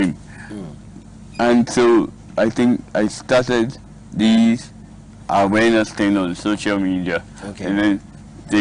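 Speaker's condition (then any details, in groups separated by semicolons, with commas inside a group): Cerebral palsy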